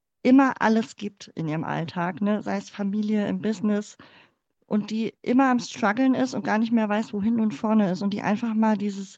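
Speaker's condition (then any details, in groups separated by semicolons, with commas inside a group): Cleft palate; congenital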